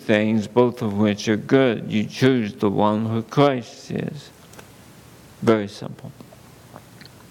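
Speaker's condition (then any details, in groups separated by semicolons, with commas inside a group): ALS; seeing doctors for multiple organic issues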